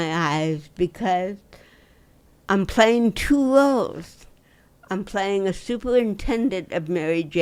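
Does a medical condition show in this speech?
Yes: dystonia.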